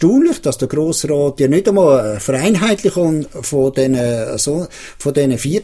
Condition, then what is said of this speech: None; typical speech.